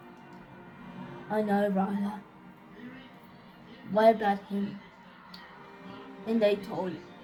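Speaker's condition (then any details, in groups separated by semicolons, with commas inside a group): Cerebral palsy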